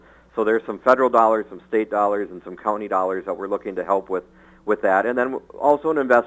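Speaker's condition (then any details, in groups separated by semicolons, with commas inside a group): No condition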